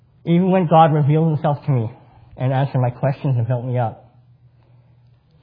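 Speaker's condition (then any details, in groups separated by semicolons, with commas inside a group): Cleft palate; congenital cleft palate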